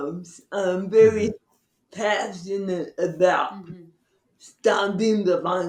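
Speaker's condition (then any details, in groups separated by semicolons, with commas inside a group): Cerebral palsy; from birth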